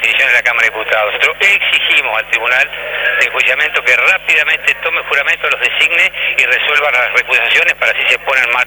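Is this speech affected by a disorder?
No.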